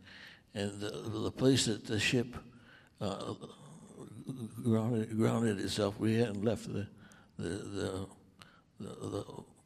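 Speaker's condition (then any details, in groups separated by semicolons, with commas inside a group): Parkinson's; over 14 years since onset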